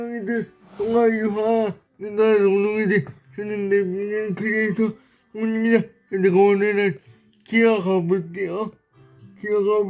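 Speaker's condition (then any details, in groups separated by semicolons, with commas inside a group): Brain lesion disability; since childhood, stair climbing very hard; crawling practice as exercise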